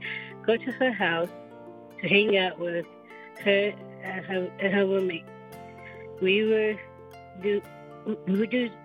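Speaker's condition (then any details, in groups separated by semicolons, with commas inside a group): Down syndrome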